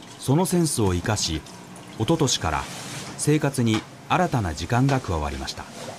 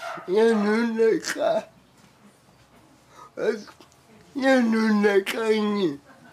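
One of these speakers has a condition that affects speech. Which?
The second: cerebral palsy; congenital, affects hands and feet.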